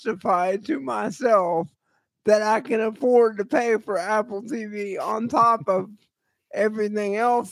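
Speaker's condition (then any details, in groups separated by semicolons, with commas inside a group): Cerebral palsy; voice always shot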